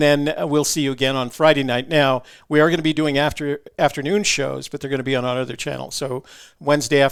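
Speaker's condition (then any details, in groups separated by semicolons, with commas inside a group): No condition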